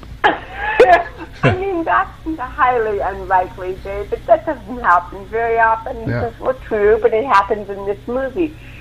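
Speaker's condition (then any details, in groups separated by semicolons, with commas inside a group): Cerebral palsy; involuntary movements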